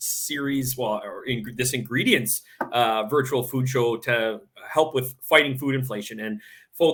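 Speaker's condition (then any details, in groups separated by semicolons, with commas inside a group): No condition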